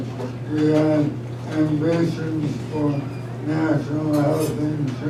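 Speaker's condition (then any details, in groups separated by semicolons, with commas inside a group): ALS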